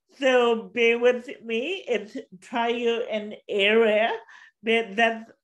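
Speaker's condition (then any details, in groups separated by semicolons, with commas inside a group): Cerebral palsy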